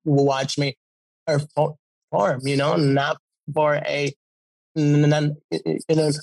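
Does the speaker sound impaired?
Yes: stutter; fluent when singing; stutter goes away when singing; here repeated sounds.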